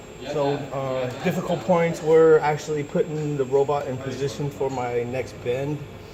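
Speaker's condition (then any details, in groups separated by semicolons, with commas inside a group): No condition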